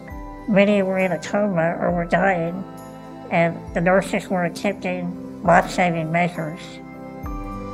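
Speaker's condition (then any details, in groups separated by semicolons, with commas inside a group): Cleft lip and palate, Goldenhar syndrome; breathing tube after scoliosis surgery age 11, unable to talk then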